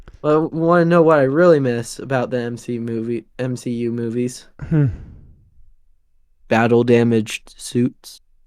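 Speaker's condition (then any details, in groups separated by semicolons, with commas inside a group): No condition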